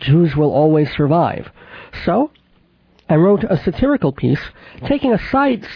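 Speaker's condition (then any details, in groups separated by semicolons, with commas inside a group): Cleft palate with lisp, cleft lip and palate, mild; childhood consonants formed via sinuses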